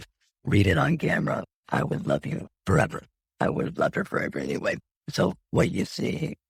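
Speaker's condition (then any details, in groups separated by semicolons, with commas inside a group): Laryngectomy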